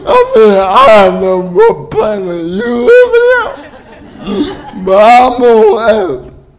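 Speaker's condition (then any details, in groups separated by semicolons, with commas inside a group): Cerebral palsy; oxygen lack damaged left brain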